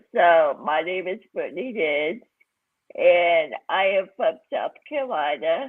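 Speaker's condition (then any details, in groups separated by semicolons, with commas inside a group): Cerebral palsy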